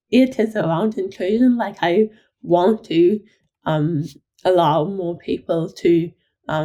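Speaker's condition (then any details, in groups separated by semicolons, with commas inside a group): Ataxic cerebral palsy; caused by brain tumour surgery at 18 months, balance, coordination affected; after childhood brain tumour surgery; affected, speech therapy in early childhood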